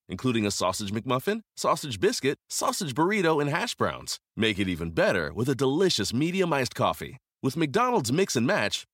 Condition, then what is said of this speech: No condition.